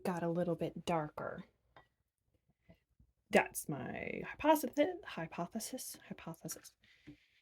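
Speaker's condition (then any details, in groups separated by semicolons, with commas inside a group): No condition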